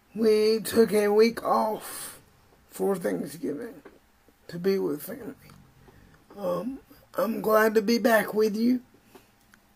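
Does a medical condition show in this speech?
Yes: spastic cerebral palsy; uses wheelchair.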